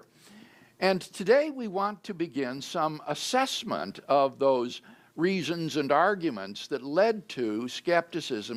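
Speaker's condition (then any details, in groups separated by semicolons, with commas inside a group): No condition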